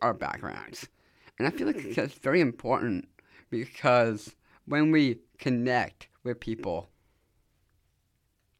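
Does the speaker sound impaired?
Yes: Down syndrome; able to do public speaking, able to express self.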